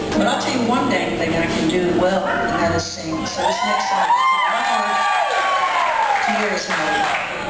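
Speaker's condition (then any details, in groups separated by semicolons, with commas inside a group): No condition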